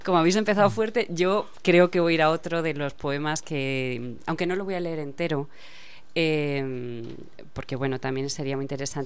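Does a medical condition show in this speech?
No.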